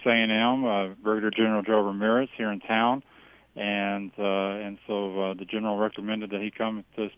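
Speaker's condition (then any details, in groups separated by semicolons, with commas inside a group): No condition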